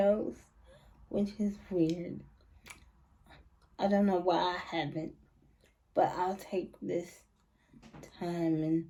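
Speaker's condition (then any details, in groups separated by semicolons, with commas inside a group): Cerebral palsy; spastic quadriplegic, all four limbs, muscle tightness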